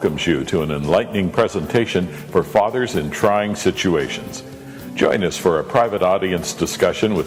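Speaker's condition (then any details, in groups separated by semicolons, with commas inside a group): No condition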